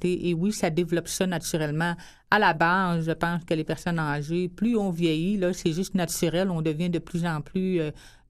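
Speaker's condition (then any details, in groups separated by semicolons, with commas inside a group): Hearing loss since birth, congenital; expresses herself very well, worked very hard for it, also speaks English well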